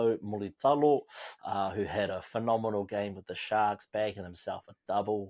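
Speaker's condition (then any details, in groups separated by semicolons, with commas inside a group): No condition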